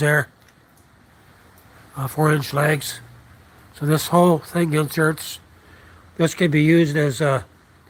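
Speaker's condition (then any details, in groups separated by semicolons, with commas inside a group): No condition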